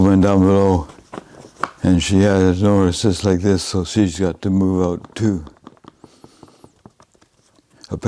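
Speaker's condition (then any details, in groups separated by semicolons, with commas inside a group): Advanced Parkinson's disease, severe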